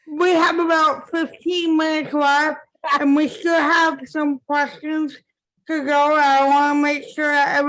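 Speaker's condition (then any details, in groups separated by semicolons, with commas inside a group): Cerebral palsy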